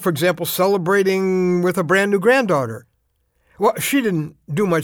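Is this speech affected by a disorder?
No.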